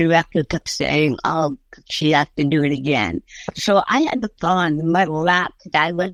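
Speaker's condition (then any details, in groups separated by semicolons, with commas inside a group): Cerebral palsy; since early childhood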